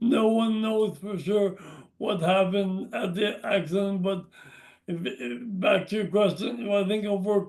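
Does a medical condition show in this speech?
Yes: brain injury.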